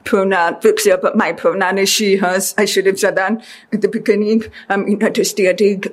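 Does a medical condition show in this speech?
Yes: deafness; deaf since childhood.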